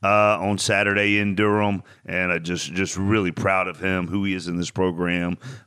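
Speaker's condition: No condition

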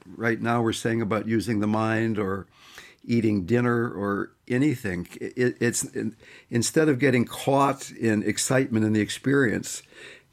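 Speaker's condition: No condition

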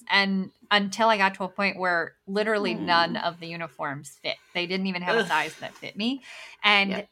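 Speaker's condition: Bilateral cleft lip and palate; reconstructive surgery from very young age

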